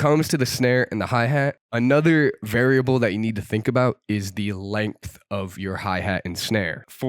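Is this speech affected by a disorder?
No.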